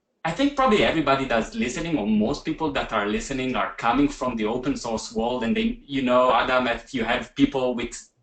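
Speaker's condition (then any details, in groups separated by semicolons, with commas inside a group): No condition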